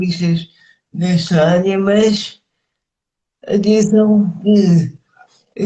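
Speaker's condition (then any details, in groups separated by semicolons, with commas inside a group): Cerebral palsy; speech affected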